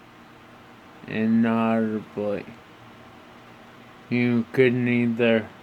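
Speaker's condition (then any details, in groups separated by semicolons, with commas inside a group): Brain injury (brain shearing); tracheostomy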